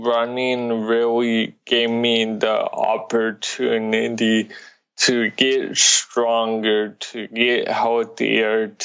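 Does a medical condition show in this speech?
Yes: cerebral palsy; lifelong speech impediment, worked to reduce it.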